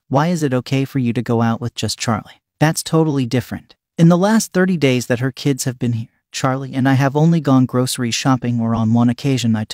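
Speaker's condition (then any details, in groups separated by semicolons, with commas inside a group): No condition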